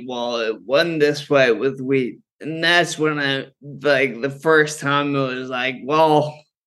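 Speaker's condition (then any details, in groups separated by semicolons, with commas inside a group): Friedreich's ataxia; diagnosed in college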